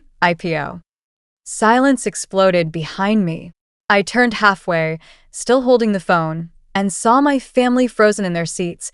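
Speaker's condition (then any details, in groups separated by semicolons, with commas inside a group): No condition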